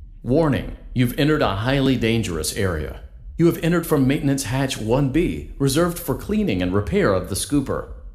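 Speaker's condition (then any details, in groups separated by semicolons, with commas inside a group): No condition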